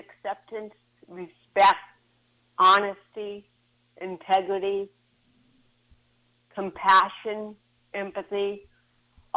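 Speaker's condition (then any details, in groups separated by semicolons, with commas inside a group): Cerebral palsy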